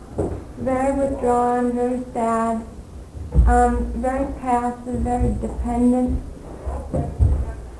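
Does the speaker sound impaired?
Yes: cerebral palsy; premature birth, cranium damaged during delivery, maternal Asian flu, diagnosed at 1.5 years, many surgeries; speaks fluently with few pauses.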